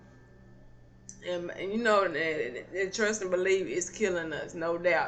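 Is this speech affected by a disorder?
Yes: cerebral palsy; not paralyzed, can stand.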